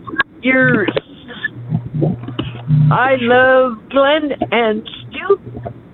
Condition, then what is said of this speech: ALS (motor neuron disease). Stroke it's been 5 months ago, so now I talk in cursive.